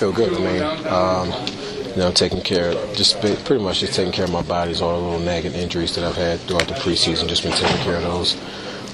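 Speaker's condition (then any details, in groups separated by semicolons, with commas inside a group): No condition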